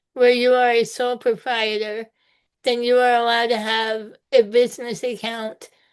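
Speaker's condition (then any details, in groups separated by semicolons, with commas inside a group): Spinal muscular atrophy type two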